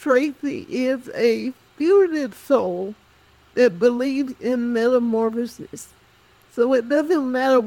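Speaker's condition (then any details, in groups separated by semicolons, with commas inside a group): Cerebral palsy; speech affected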